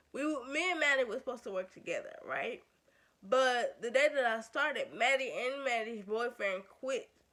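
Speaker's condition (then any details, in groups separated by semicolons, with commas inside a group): Cerebral palsy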